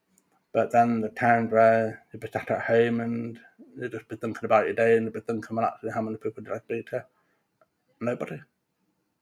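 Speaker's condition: Profound deafness; diagnosed at 18 months

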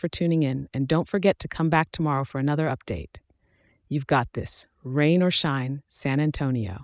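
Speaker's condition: No condition

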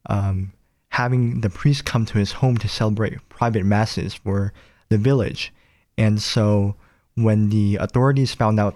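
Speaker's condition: Cleft palate; congenital cleft palate involving mouth

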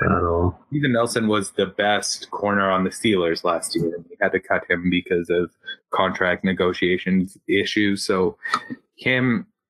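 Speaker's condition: No condition

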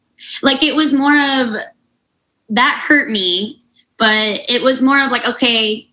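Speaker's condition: Unilateral cleft lip and palate; severe congenital unilateral cleft lip and palate, 23 surgeries by age 17, final surgery in high school; speech therapy after stroke at 18, relearned spelling and putting words together

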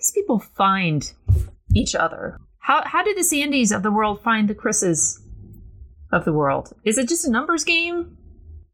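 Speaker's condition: No condition

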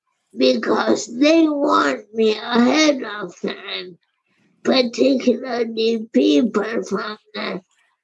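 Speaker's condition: Primary lateral sclerosis; about 20 years, age 80, falls, poor walking, wheelchair, diagnosed by Dr. Macken; progressing, physical and occupational therapy, ALS clinic, ALS Association Philadelphia support; slurred speech, swallowing difficulty at first exam by Dr. Levitz, Lehigh Neurology, speech later forced quitting

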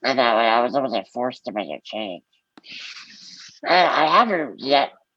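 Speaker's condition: Muscular dystrophy; from birth, collagen 6a3 mutation, floppy hands and feet, diagnosed at 4, type found at 25; good public speaker, public speaking for over two thirds of life

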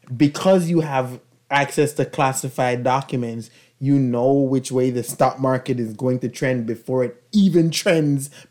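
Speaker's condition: No condition

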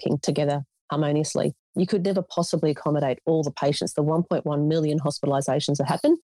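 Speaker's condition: No condition

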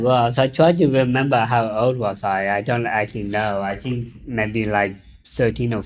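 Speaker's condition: Down syndrome; intellectual disability

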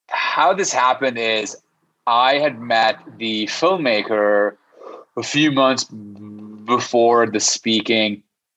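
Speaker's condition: Stutter; stutter since childhood, stutters in six languages: English, French, Spanish, Arabic, Portuguese, Armenian; no stuttering when singing, avoided speaking for years out of fear, later joined Toastmasters and debating club; prolonged sounds

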